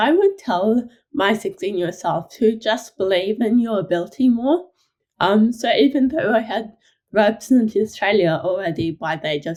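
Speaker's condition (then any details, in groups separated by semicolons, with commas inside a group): Ataxic cerebral palsy; affected, speech therapy in early childhood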